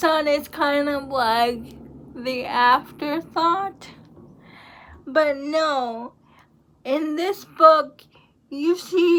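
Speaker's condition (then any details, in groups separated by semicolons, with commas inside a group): Cerebral palsy; uses wheelchair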